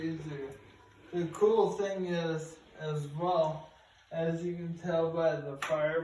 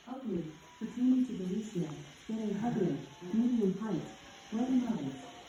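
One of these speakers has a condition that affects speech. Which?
The first: ALS; past early stages, needs lift chair, eye-gaze device; starting to lose voice.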